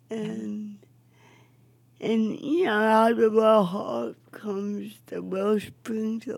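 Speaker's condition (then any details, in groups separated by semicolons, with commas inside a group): Cerebral palsy; cerebral palsy from oxygen deprivation at birth, affects speech, movement, balance, wheelchair, earlier physical therapy, walker; uses a wheelchair; jokingly called a god-given accent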